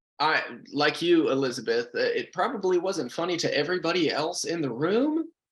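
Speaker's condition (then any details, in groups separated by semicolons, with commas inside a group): No condition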